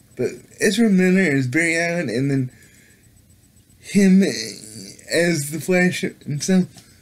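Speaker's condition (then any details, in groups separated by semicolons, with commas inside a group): Cerebral palsy; affects all muscles; able to speak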